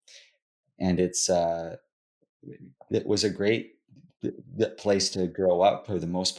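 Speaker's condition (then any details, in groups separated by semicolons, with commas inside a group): Stuttering; stuttering since childhood; stutters throughout interview; allows stuttering rather than trying to be fluent; blocks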